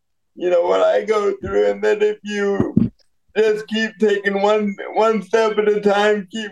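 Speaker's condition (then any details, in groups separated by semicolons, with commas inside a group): Cerebral palsy; congenital, born prematurely at 29 weeks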